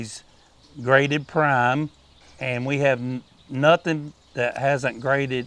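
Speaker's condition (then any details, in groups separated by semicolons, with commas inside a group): No condition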